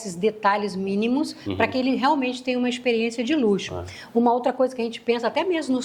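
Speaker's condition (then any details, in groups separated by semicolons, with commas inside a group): No condition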